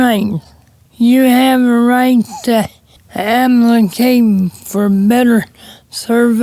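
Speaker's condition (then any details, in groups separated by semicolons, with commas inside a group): Cerebral palsy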